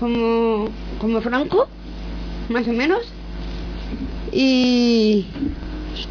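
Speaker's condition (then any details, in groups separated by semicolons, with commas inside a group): Down syndrome; reads news item aloud on live radio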